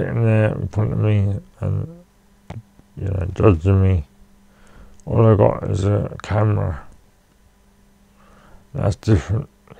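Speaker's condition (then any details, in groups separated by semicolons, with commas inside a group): Cerebral palsy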